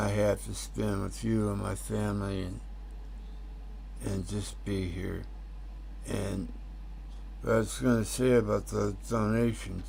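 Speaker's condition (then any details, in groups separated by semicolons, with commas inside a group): Tongue cancer; tongue tumor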